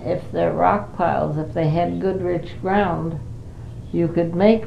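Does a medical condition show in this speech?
Yes: Parkinson's disease; 5 years since onset.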